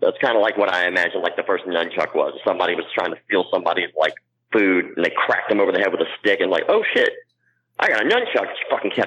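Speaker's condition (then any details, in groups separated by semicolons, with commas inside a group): Cleft palate; congenital cleft palate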